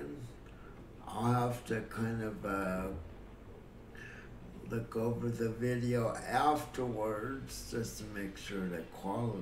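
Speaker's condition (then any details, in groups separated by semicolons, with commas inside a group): Cerebral palsy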